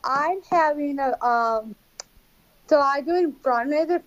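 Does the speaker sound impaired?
Yes: Down syndrome.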